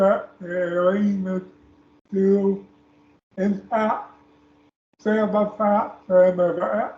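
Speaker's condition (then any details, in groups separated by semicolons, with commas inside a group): Speech impairment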